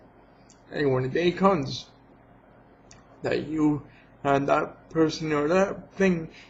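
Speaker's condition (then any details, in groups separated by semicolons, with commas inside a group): Cerebral palsy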